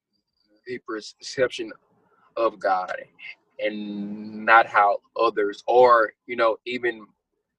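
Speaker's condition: Stuttering; stuttering since childhood; stutter audible in recording, formerly heavily hindered speaking; repeated sounds, prolonged sounds

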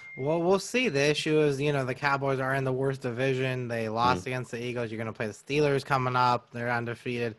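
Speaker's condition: No condition

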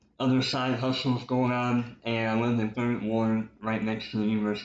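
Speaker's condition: Cleft lip and palate, popliteal pterygium syndrome

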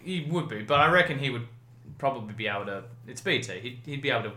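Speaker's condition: No condition

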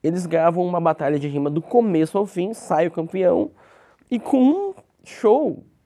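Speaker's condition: Cleft lip; congenital cleft lip

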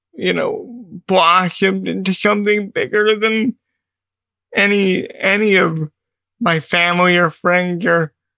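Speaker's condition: Cerebral palsy; disability school ages 3 to 6

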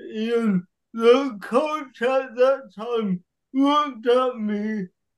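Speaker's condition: Cerebral palsy; lifts weights

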